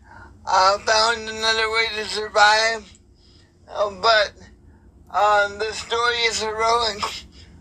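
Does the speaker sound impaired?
Yes: cerebral palsy; wheelchair user.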